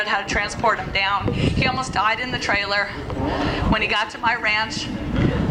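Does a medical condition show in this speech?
No.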